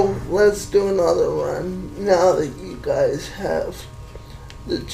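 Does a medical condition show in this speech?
Yes: cerebral palsy.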